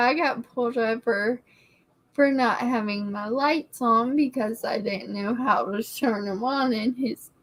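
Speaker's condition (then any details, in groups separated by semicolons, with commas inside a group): Cerebellar ataxia; could not blow properly into breathalyzer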